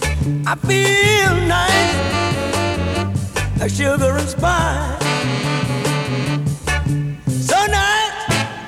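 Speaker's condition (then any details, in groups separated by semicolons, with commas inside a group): No condition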